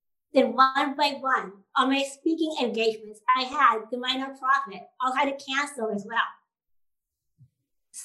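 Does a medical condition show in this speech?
Yes: Down syndrome.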